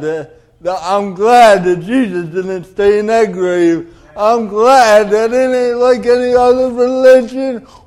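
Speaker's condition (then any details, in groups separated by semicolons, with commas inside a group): Cerebral palsy; delayed development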